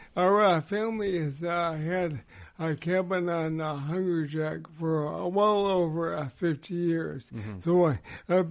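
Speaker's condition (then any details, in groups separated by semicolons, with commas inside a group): ALS; worsening daily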